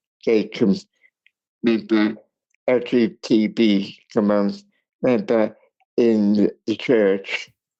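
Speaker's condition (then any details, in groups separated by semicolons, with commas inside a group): Cerebral palsy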